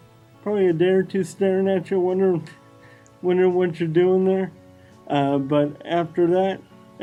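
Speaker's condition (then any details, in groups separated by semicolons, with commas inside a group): Cerebral palsy; wheelchair user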